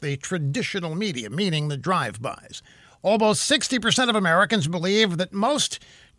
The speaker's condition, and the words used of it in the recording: No condition.